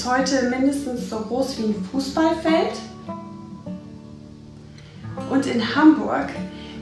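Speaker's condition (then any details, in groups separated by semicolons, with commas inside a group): No condition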